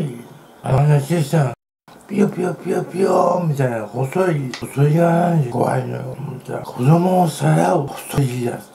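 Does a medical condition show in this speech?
Yes: tongue cancer, partial glossectomy.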